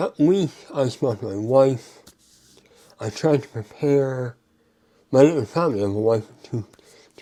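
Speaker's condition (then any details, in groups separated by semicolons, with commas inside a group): Mouth cancer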